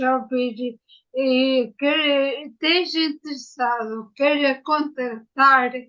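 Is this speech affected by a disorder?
Yes: ataxia after brain injury.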